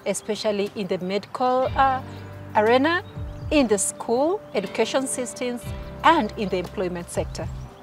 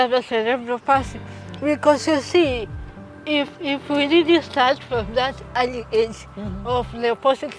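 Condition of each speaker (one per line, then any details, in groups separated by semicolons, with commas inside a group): No condition
Cerebral palsy; from birth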